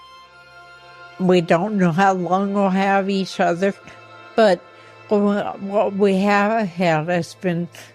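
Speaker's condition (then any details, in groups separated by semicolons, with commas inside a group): Ataxia; progressive, affects motor skills and voice; cannot write or type; speaking problems for last couple of years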